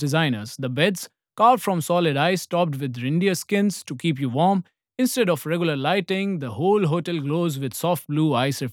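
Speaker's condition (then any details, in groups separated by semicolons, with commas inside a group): No condition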